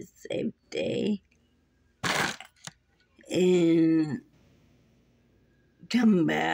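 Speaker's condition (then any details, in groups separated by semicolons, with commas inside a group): Muscular dystrophy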